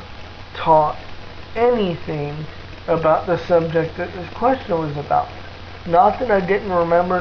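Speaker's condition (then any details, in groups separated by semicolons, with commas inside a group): Cerebral palsy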